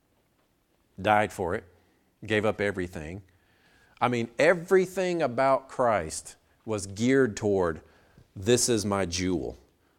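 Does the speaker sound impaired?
No.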